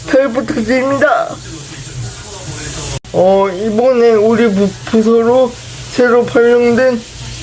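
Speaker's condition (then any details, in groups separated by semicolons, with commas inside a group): Brain lesion disability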